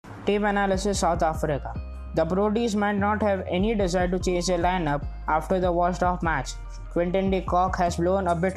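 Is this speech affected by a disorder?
No.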